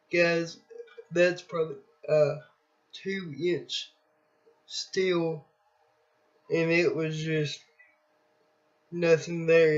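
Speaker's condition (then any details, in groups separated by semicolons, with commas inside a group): Cerebral palsy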